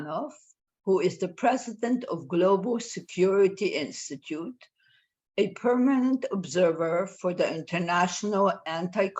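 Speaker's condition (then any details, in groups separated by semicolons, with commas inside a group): No condition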